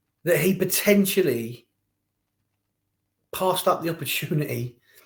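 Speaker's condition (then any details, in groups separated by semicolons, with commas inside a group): No condition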